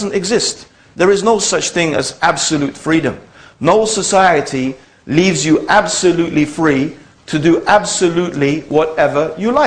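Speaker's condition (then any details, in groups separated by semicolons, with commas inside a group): No condition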